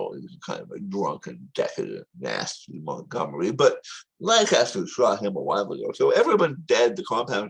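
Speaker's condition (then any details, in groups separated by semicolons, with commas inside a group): Tongue cancer surgery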